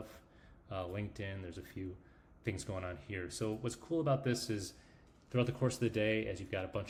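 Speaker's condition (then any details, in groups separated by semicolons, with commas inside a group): No condition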